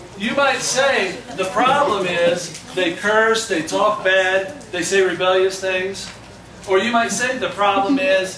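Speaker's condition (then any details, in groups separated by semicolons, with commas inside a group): No condition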